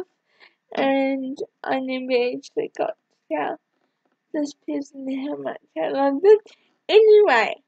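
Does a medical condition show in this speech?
Yes: cerebral palsy.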